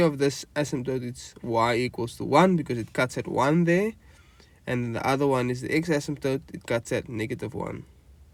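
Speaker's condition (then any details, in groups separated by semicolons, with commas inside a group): No condition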